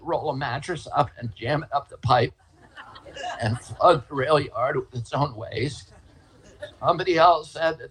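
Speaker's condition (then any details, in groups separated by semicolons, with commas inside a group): Spasmodic dystonia; formerly very strong voice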